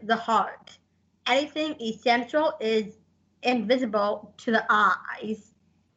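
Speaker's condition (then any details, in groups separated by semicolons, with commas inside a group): Down syndrome; successful heart transplant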